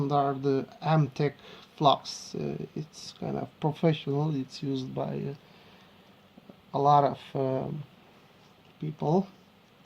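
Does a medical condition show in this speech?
No.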